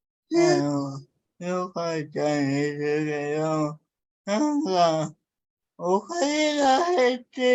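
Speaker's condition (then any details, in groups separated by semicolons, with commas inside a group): Cerebral palsy; severe, uses a wheelchair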